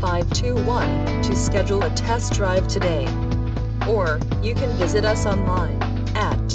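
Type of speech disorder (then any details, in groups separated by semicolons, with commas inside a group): None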